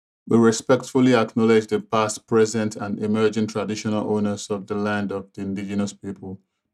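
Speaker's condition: No condition

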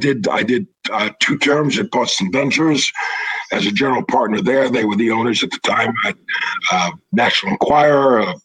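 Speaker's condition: Throat cancer, vocal cords removed; cancer free 13 years

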